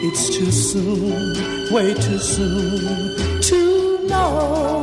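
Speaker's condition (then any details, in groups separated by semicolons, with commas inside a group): No condition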